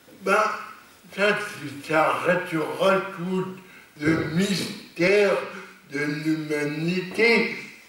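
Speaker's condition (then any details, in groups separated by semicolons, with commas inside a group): Cerebral palsy; lifelong, non-progressive; stable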